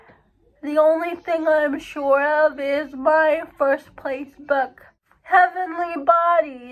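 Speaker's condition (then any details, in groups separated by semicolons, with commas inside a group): Cerebral palsy; uses wheelchair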